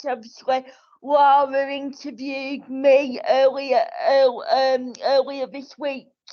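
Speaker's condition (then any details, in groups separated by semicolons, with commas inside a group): Cerebral palsy; wheelchair user, physical disability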